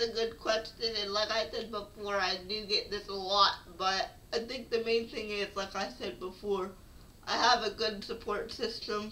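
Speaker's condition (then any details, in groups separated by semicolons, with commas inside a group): Cerebral palsy; affects speech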